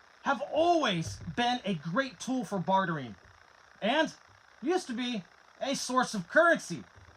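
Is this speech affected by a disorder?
No.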